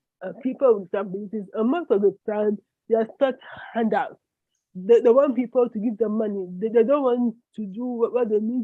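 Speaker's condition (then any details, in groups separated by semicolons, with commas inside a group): Cerebral palsy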